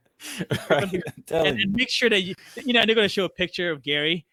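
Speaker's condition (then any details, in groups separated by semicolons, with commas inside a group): No condition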